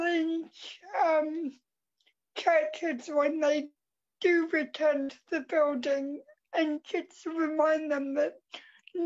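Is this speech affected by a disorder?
Yes: cerebral palsy.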